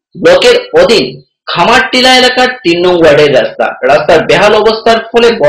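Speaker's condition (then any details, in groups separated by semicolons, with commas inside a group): No condition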